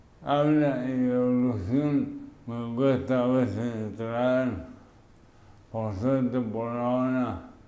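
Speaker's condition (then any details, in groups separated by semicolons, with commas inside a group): Amyotrophic lateral sclerosis; speech onset; diagnosed one to two months earlier; speech heavily impaired, largely unintelligible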